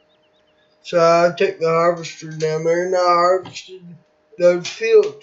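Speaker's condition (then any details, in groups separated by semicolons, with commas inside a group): Cerebral palsy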